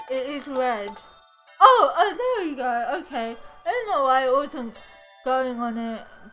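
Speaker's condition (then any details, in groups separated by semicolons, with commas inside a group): Cerebral palsy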